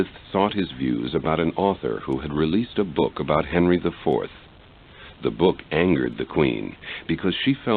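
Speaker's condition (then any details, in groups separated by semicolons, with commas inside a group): No condition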